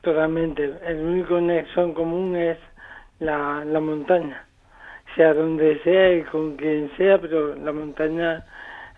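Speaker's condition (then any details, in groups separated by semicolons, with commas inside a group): Amyotrophic lateral sclerosis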